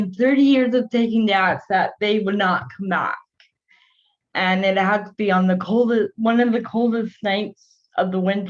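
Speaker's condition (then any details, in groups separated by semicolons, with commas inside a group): Cerebral palsy; from birth; early difficulty forming words, learned by mimicry, no speech therapy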